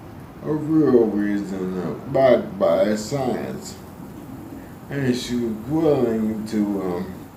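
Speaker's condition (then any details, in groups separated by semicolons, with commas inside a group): ALS; spasticity main symptom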